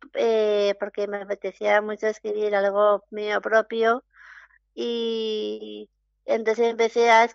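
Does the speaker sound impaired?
Yes: Down syndrome; early intervention in childhood with speech therapy and early stimulation.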